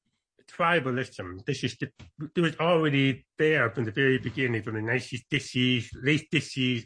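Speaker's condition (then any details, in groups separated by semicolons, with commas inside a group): Deafness; congenital deafness, born deaf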